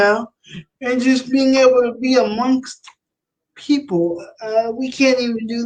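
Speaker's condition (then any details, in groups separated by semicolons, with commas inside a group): Cerebral palsy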